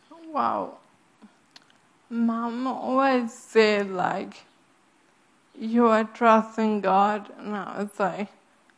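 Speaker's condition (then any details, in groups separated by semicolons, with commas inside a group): Friedreich's ataxia; degenerative, gets worse over time, spinal surgery at 13 for curved spine; progressive, kept getting worse, many things can no longer do, life-limiting; cannot speak if quiet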